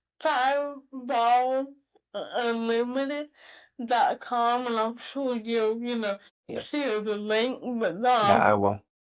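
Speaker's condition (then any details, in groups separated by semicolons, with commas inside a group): Cerebral palsy; mild form; could not always articulate well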